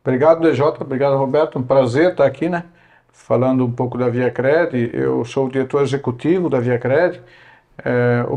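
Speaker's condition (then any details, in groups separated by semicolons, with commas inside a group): No condition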